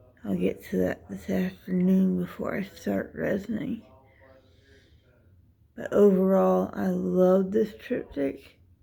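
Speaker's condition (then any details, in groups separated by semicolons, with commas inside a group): Dystonia; affects how speech sounds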